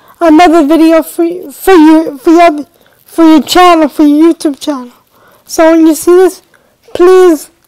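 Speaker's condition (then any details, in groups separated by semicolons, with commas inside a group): Cerebral palsy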